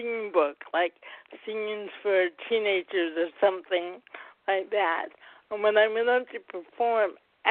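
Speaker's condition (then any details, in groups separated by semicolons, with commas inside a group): Cerebral palsy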